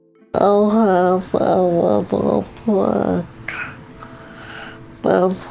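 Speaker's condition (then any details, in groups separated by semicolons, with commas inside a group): ALS; progressive, motorized wheelchair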